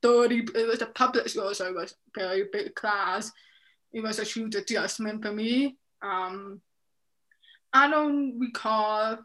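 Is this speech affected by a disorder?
Yes: deafness; profound, noticed at 7 months, unknown cause, bilateral cochlear malformation, left cochlear implant at 3; speech therapy for speaking and listening in deaf and hard of hearing program.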